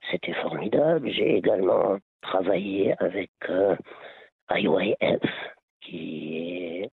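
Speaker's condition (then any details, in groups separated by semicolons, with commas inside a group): Laryngeal cancer; later lung cancer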